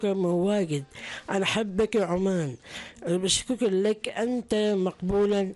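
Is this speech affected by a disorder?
Yes: Down syndrome; host describes people with Down syndrome present as speaking clearly and confidently.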